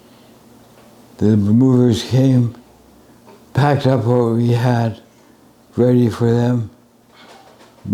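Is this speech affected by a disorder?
Yes: advanced Parkinson's disease, severe.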